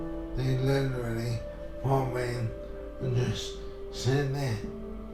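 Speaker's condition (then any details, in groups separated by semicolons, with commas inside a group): Motor neurone disease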